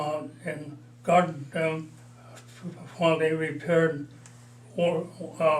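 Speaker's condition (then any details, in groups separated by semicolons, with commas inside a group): Parkinson's disease; mild, about four years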